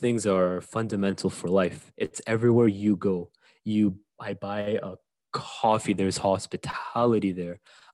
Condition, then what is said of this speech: Stuttering. A lot of it is just because around five, I developed a stutter, which I just have a bit now, but I really overcame it